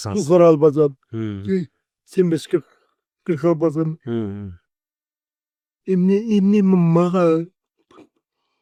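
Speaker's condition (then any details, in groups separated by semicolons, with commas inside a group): Cerebral palsy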